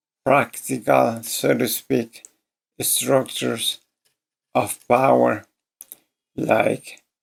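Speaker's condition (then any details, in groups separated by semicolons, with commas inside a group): ALS; voice severely damaged, hard to understand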